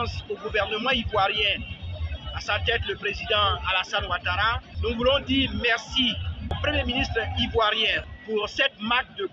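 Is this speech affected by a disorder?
No.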